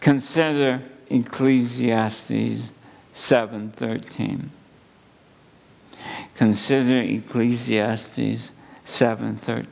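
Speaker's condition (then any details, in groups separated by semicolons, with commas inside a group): ALS; under neurologist care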